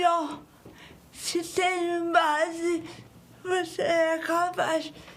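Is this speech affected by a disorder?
Yes: cerebral palsy.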